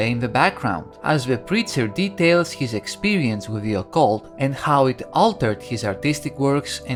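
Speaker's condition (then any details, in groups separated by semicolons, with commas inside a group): No condition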